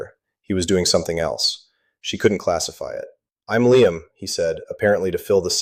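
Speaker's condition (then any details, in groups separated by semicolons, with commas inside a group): No condition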